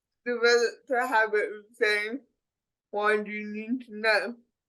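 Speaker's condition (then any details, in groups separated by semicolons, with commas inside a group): Cerebral palsy; speech impediment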